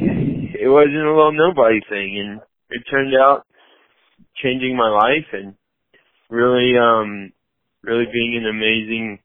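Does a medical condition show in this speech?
Yes: cerebral palsy, mild; had speech therapy.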